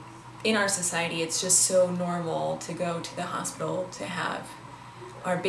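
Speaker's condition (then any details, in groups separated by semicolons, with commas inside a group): No condition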